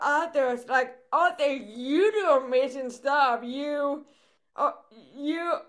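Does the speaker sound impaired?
Yes: cerebral palsy; electric wheelchair for travel.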